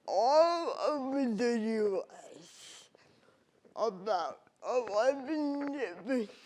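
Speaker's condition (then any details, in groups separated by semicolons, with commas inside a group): Cerebral palsy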